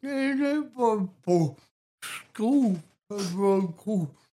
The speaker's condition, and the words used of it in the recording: Cerebral palsy. Still to this day, I cannot hear my voice.